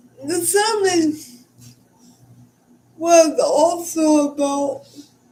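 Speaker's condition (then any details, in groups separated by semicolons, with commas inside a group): Cerebral palsy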